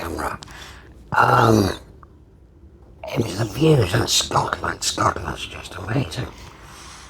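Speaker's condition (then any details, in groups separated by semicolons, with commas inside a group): Laryngectomy; permanent tracheostomy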